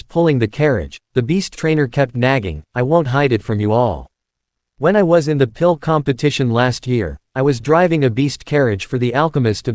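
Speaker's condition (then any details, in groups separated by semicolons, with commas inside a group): No condition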